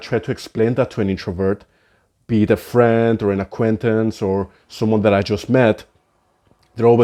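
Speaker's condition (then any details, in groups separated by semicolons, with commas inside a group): No condition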